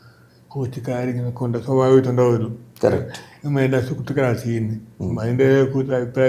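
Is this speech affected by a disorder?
Yes: cerebral palsy; from birth.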